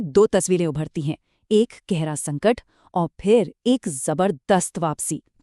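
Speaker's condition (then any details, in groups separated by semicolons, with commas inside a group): No condition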